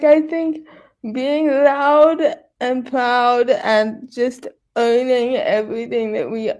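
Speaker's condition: Cerebral palsy; wheelchair user, quadriplegic

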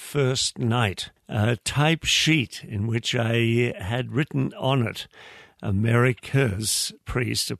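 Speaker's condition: No condition

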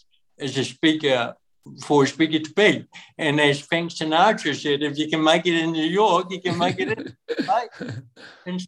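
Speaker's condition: Cerebral palsy; noticeably different voice

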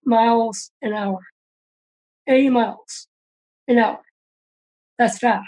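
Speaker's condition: Down syndrome; congenital

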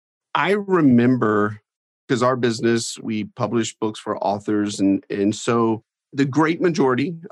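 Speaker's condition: No condition

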